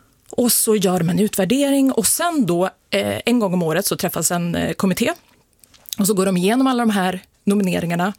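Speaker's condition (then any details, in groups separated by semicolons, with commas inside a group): No condition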